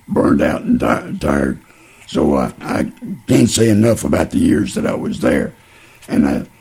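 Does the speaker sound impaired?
Yes: laryngeal cancer; laryngeal cancer following lung cancer diagnosed 2006, later lesions in mouth and one on neck, about 12 years; unable to eat or drink for past three years, all intake through feeding tube.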